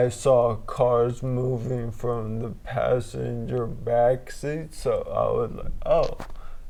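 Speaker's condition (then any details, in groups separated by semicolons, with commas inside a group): Traumatic brain injury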